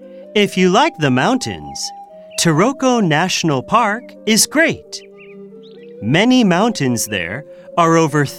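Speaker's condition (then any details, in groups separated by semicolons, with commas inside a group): No condition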